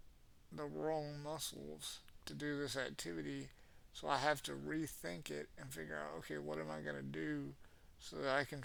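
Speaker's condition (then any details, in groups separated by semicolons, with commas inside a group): Cerebral palsy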